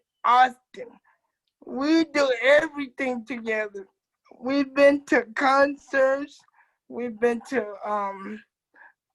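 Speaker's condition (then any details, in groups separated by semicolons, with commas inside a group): Cerebral palsy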